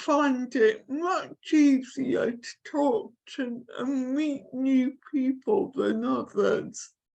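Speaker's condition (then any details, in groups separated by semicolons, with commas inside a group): Cerebral palsy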